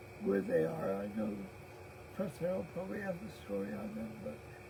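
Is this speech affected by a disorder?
Yes: cerebral palsy; present since birth.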